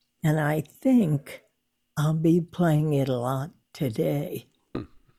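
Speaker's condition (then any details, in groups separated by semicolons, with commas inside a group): Spasmodic dysphonia; voice strongly affected, many listeners thought stroke, sound of voice off-putting to some listeners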